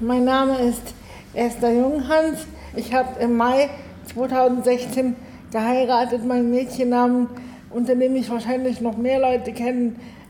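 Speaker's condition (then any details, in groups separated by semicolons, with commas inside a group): Cerebral palsy; spasticity in both arms and legs, electric wheelchair, 24-hour personal assistance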